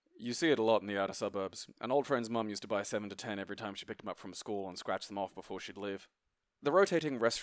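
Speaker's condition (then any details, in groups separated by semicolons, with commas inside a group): No condition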